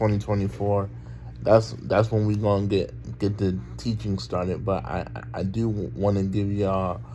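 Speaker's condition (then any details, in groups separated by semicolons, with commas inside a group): Cerebral palsy; talks very well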